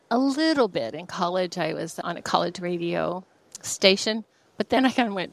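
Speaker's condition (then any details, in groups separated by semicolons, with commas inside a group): No condition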